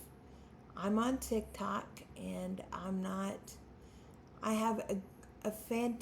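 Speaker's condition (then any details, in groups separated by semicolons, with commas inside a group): Spastic quadriplegic cerebral palsy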